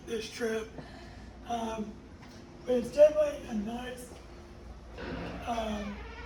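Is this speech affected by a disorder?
Yes: cerebral palsy; uses a wheelchair.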